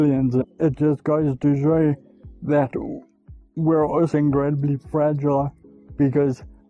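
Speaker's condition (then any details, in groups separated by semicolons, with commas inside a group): Friedreich's ataxia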